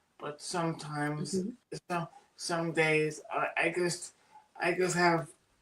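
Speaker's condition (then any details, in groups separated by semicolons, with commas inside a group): Cerebral palsy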